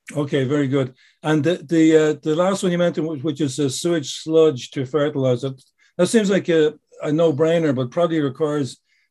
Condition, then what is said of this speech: No condition.